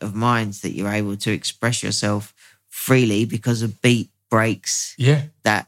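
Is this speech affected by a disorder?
No.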